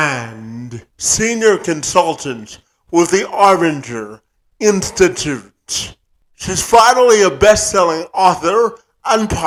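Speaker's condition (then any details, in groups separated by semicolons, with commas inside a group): Spastic quadriplegia cerebral palsy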